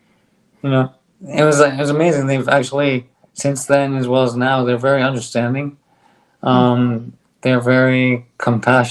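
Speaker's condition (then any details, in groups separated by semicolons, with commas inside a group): ALS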